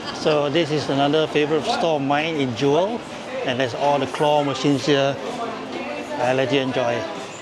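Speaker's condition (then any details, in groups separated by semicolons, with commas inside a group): No condition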